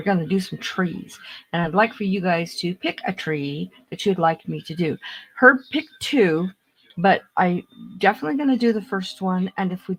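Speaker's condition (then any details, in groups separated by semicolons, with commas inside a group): No condition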